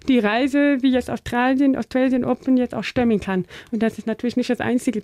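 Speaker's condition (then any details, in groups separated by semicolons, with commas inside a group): Deafness; better than many deaf people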